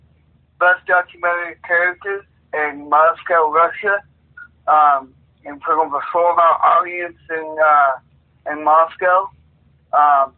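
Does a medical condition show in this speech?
Yes: cerebral palsy.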